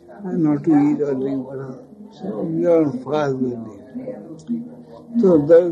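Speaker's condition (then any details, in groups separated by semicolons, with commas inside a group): Speech loss after head injury; speech feels heavy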